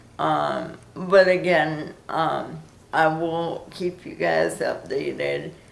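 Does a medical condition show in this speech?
Yes: cerebral palsy.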